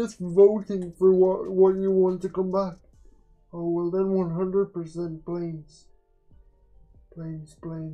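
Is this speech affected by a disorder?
Yes: quadriplegic cerebral palsy.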